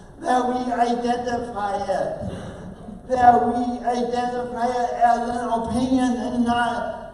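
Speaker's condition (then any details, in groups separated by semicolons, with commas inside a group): Oxygen-related condition, speech impairment; speech impairment, voice sounds different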